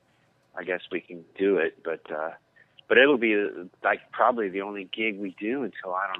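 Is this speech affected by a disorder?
No.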